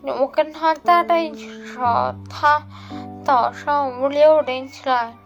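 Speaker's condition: Cerebellar atrophy, hereditary; about ten years given

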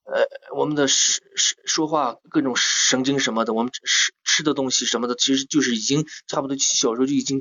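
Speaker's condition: Stuttering; stutter since childhood, Gansu Jingyuan dialect speaker; mild stutter audible in interview, repetitions, fillers; much worse speaking local dialect, fluent singing in dialect, feels comfortable within own breath rhythm; repeated sounds, repeated words, prolonged sounds

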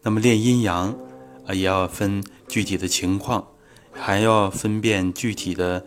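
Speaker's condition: No condition

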